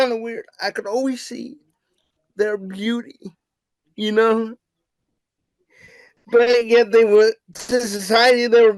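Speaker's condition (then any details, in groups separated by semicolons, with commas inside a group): Cerebral palsy; wheelchair user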